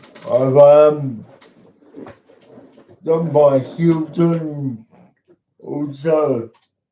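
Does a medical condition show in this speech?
Yes: cerebral palsy; talks slowly.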